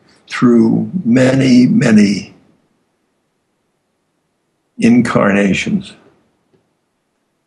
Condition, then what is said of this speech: Aphasia. This aphasia, speech, wow, just these silences.